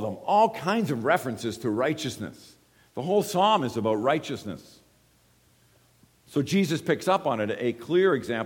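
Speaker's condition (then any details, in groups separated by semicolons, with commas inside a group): No condition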